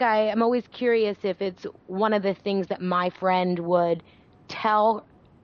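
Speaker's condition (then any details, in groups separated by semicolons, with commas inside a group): No condition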